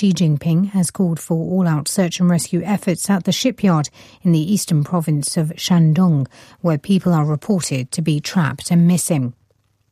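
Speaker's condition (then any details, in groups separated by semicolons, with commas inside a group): No condition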